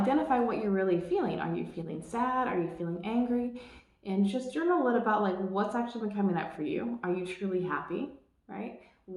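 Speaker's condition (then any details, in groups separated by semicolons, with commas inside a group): No condition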